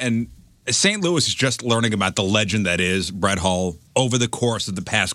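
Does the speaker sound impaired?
No.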